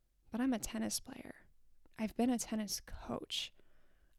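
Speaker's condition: No condition

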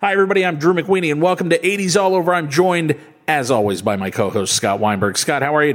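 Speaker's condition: No condition

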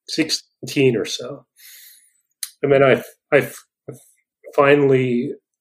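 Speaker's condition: Stuttering; lifelong, persisting into adulthood, long kept unspoken, now openly accepted; still stutters; repeated words, blocks

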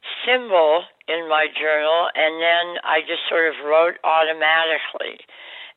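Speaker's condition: Oral cancer surgery, jaw removal; oral cancer under tongue, tongue and neck nodes removed

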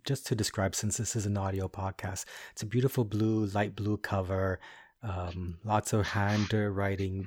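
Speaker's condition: No condition

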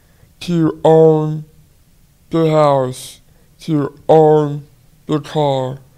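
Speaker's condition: Down syndrome; learns on a different, longer curve, gets infections easily

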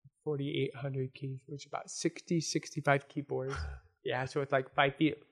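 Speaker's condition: Born deaf; congenital deafness from birth

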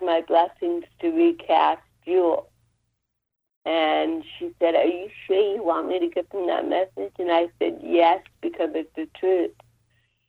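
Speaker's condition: Cerebral palsy; hearing impaired

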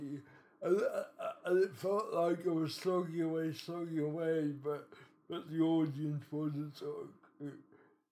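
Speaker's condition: Cerebral palsy

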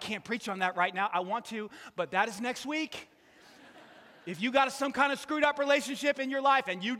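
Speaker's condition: No condition

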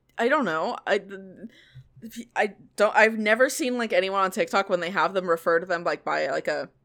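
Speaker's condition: No condition

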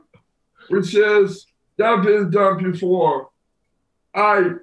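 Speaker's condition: Down syndrome; low muscle tone

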